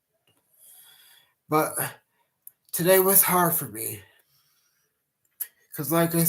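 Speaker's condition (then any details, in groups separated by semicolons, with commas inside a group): Cerebral palsy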